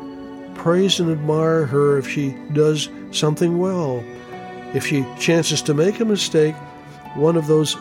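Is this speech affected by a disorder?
No.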